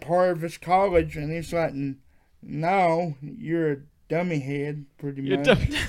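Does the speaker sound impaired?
Yes: cerebral palsy; wheelchair user.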